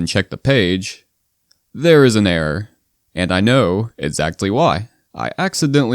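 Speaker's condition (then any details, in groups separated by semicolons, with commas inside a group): No condition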